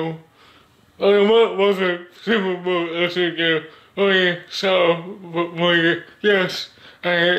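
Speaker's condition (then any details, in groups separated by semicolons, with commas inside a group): Cerebral palsy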